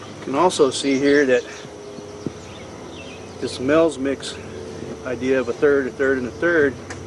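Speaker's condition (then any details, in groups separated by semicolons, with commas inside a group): No condition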